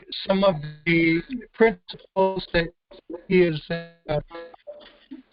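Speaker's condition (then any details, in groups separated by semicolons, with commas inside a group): No condition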